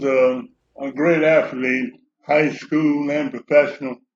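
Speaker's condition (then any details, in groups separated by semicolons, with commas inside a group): Parkinson's disease; good days and bad days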